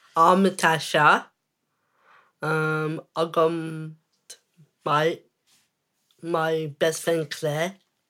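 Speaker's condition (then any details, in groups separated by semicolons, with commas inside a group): Down syndrome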